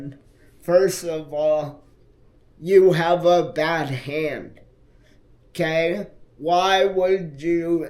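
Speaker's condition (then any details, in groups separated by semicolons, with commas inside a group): Multiple sclerosis; affects hands and left arm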